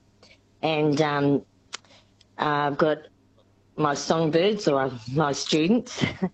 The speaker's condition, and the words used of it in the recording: Aphasia. Saying that, I'm still recovering in some respects, because you're still, I got aphasia, which is associated with stroke.